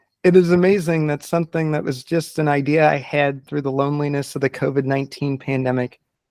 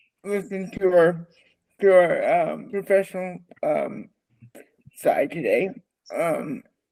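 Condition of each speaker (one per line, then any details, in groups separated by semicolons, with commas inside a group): No condition
Cerebral palsy; quadriplegia, all four limbs, from birth, brain oxygen loss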